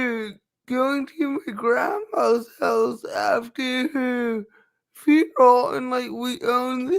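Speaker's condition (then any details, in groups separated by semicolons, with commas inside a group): Cerebral palsy; talks funny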